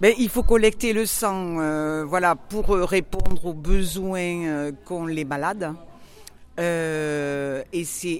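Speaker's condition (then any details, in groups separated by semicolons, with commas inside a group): No condition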